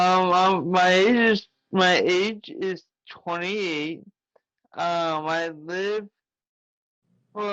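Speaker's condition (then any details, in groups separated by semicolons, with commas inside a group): Traumatic brain injury; ongoing therapy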